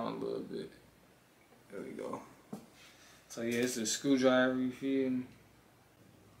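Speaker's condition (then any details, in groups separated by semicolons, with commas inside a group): No condition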